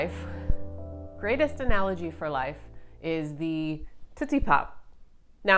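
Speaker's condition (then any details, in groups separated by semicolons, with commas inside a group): No condition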